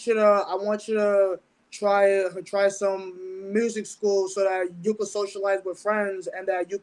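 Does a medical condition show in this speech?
Yes: stutter; mild stutter since about age 10; fears stuttering on certain words, avoids long talking on stage; here repeated words, prolonged sounds.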